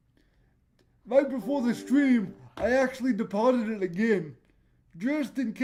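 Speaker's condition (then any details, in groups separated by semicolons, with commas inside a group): Cerebral palsy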